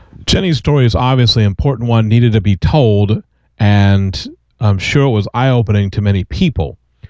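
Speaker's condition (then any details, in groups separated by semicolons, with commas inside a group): No condition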